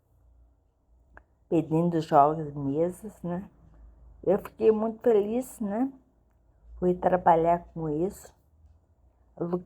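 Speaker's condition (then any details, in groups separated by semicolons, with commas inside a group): Cerebellar ataxia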